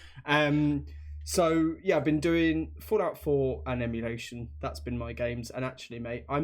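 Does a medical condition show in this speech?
No.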